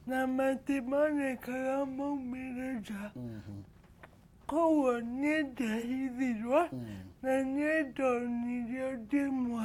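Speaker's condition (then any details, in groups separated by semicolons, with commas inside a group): Cerebral palsy; speaks slowly, speaking effortful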